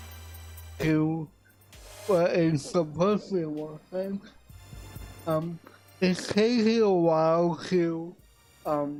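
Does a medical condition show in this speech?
Yes: cerebral palsy; affects voice.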